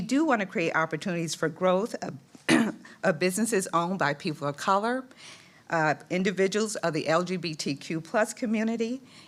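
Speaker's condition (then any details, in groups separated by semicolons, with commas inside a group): No condition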